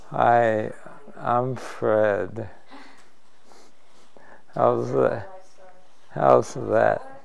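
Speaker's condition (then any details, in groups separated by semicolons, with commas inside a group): ALS; affects arms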